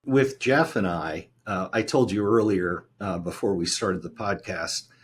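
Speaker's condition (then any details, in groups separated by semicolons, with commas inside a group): No condition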